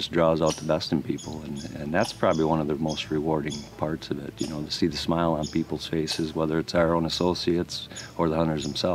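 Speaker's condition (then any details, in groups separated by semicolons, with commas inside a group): No condition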